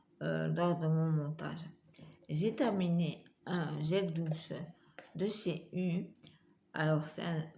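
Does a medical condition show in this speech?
Yes: multiple sclerosis.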